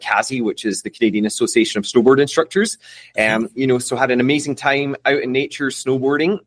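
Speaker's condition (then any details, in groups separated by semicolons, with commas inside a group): No condition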